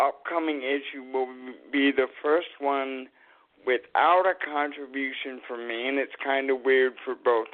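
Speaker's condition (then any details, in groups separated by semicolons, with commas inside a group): Cerebral palsy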